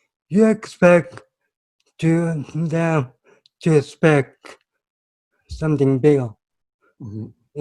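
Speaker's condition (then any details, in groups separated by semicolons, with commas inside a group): Cerebral palsy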